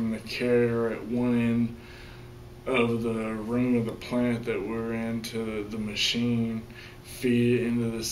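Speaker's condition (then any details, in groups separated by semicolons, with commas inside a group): Traumatic brain injury; severe, both sides of body affected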